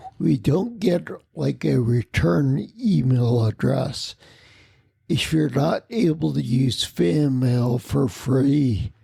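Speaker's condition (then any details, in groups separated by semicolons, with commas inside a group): Spinocerebellar ataxia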